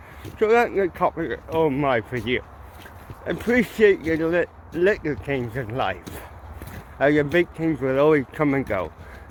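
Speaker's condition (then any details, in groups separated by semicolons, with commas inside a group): Cerebral palsy; mild, ataxic type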